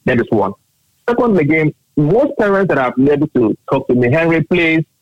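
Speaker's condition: No condition

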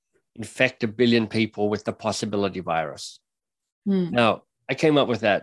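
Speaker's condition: Cleft lip and palate; speech impediment

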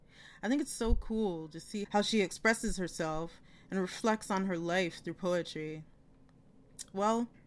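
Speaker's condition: No condition

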